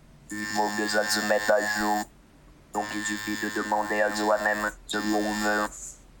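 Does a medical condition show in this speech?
Yes: total pharyngolaryngectomy; speaks with laryngophone electrolarynx, speech therapy since january for oro-oesophageal voice, phonatory prosthesis asked about.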